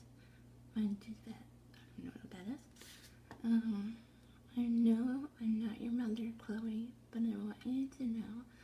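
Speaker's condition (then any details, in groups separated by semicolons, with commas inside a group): Essential tremor; brain implant for tremor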